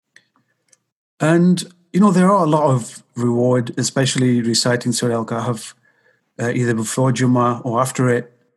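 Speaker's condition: No condition

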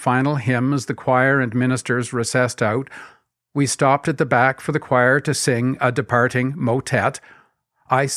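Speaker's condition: No condition

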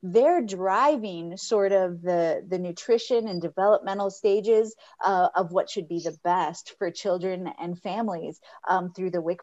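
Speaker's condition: No condition

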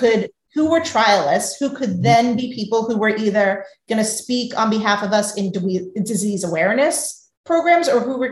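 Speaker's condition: No condition

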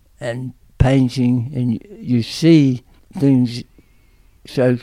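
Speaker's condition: Tongue cancer; aggressive tongue cancer

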